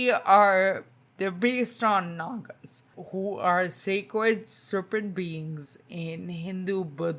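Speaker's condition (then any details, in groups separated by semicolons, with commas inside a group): Spinocerebellar ataxia type 2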